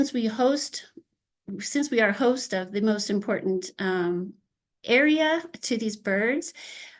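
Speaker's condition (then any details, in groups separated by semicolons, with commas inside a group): No condition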